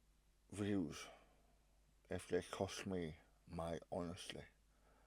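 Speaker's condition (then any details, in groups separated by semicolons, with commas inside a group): Stage 4 tongue cancer, hemiglossectomy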